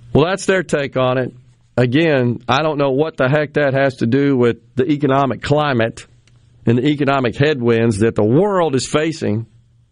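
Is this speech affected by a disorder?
No.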